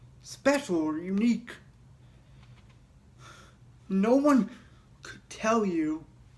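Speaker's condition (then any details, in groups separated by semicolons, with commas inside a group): Cerebral palsy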